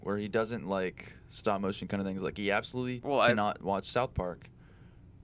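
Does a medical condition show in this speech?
No.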